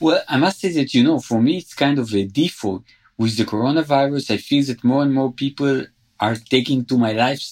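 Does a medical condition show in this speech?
No.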